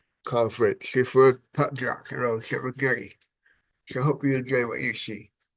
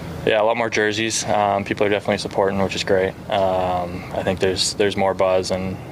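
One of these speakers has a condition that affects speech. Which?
The first: cerebral palsy; from birth, affects brain and body muscles.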